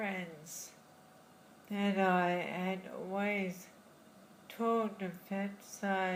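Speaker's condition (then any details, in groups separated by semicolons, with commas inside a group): Friedreich's ataxia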